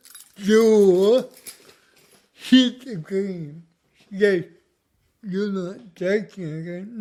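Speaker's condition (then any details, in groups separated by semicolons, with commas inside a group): Cerebral palsy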